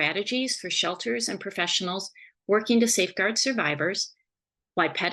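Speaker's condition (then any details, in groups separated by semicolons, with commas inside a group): No condition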